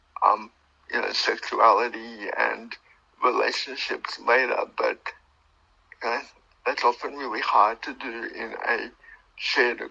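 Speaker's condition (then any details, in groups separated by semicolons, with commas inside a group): Cerebral palsy; birth brain damage, two months premature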